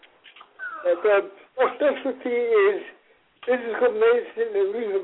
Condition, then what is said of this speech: Cerebral palsy. Another challenge is my speech impressions.